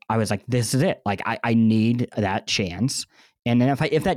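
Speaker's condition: Cleft lip and palate; 2-3 months recovery each

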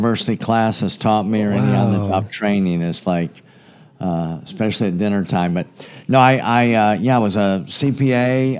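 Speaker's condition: Cleft palate, severe

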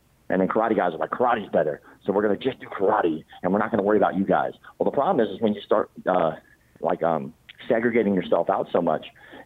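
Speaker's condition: Cleft palate; congenital

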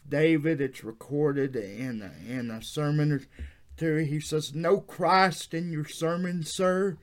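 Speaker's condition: Cerebral palsy; cerebral palsy from birth

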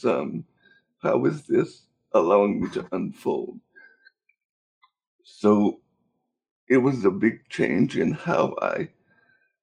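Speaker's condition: Cerebral palsy; cerebral palsy since birth, affects muscles and nerves, unable to walk

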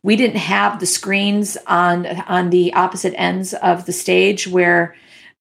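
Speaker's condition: No condition

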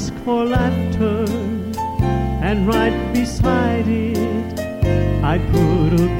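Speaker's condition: No condition

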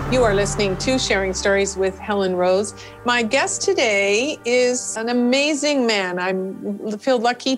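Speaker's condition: No condition

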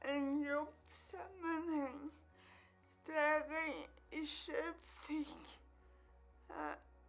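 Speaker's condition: Cerebral palsy; onset at birth, umbilical cord around neck, oxygen deprivation, brain damage

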